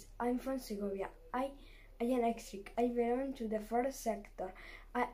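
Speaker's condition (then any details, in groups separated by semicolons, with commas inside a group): No condition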